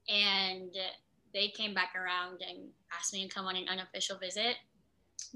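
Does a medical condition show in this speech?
Yes: cleft lip and palate; last cleft surgery four in one.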